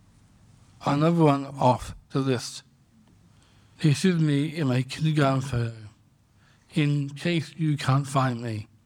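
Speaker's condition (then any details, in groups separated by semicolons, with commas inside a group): Down syndrome; congenital, diagnosed at birth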